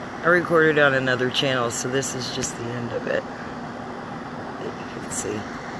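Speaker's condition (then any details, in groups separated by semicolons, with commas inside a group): No condition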